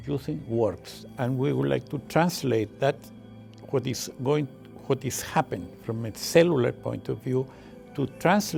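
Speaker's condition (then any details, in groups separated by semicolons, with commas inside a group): No condition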